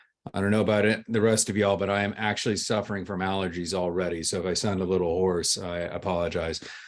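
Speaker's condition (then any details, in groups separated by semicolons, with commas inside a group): No condition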